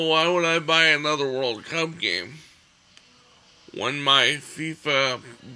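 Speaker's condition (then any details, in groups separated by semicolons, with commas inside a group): Cerebral palsy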